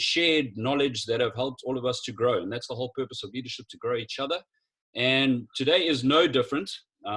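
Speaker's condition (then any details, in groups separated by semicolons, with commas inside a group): No condition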